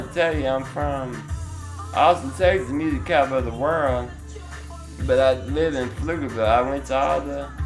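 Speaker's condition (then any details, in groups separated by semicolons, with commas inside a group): Duchenne muscular dystrophy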